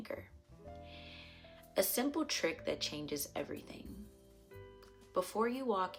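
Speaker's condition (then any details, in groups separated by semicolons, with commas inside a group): No condition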